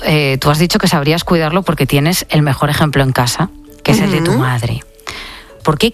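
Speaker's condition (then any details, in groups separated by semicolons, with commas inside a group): No condition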